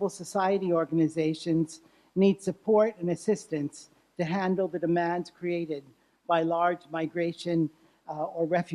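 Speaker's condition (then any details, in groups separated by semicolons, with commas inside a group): No condition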